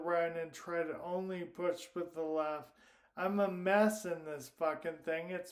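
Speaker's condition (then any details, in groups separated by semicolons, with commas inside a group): Primary lateral sclerosis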